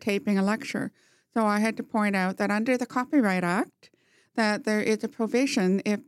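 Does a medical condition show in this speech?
Yes: profound hearing loss, congenital, bilateral; congenital profound hearing loss both ears, hearing aid right ear only, no fire alarm heard without it; wears hearing aid in right ear, used captioning and FM receiver in law school; talks very well despite profound hearing loss, did not talk until age four.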